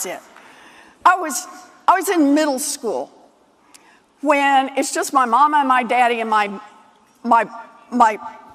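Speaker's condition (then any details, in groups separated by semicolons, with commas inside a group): No condition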